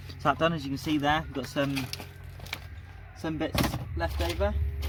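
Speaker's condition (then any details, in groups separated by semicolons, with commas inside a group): No condition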